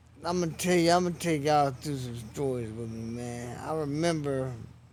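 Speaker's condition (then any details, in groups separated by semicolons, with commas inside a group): Traumatic brain injury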